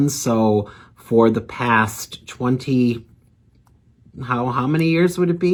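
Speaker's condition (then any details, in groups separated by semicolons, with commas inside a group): No condition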